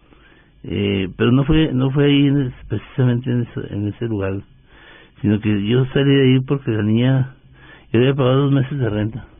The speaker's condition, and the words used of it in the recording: Parkinson's disease. Como tengo la voz ahora que a veces me tiembla, a veces mm. se me entiende, a veces no se me entiende nada.